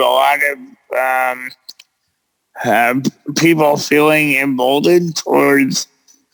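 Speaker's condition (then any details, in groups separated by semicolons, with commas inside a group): Cerebral palsy; present since birth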